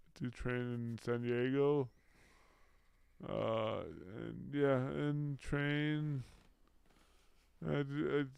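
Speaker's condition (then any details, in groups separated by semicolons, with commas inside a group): Brain injury; speech and motor functions greatly affected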